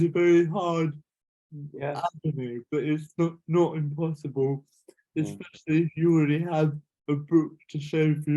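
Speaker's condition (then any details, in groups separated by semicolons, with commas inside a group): Cerebral palsy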